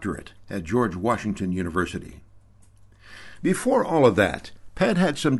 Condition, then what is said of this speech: No condition.